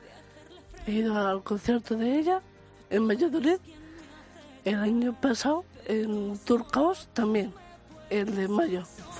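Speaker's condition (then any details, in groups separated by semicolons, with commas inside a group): Down syndrome; trisomy 21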